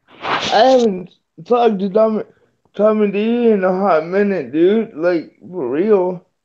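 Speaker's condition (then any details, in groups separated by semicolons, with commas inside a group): Cerebral palsy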